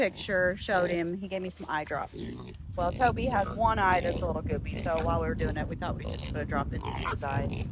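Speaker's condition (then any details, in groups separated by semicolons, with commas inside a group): No condition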